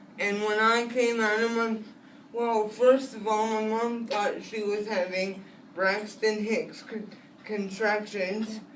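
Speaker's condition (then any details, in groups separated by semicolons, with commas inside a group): Spastic cerebral palsy; spastic, lack of oxygen at birth, wheelchair, multiple surgeries; physical and occupational therapy, foot braces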